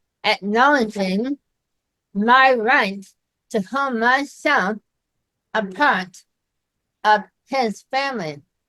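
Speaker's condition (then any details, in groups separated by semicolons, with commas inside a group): Myasthenia gravis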